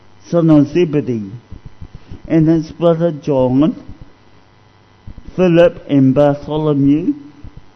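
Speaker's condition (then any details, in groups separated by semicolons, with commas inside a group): Cerebral palsy; discovered at age 2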